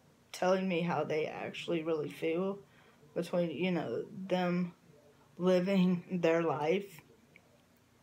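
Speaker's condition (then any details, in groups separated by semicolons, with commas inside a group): Cerebral palsy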